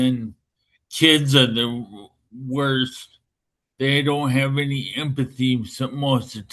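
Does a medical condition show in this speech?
Yes: brain injury.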